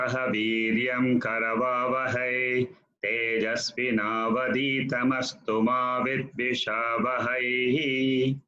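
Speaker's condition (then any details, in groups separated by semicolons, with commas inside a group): No condition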